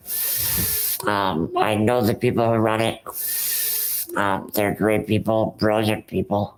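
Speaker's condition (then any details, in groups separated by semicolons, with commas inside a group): Rare muscular dystrophy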